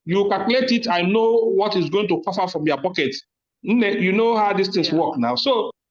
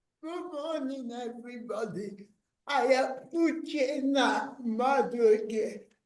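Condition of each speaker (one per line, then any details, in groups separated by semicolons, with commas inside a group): No condition
Cerebral palsy; from birth, birth brain injury, affects coordination, speech, balance, wheelchair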